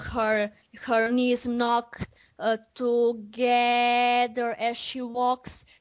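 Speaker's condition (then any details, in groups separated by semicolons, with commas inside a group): Stuttering; onset at age 4, voice changed suddenly about half year before onset, speech therapy three times without change; stutters for over 20 years, still stutters; stuttering with repeated phrases and part-words, self-corrections; repeated words, prolonged sounds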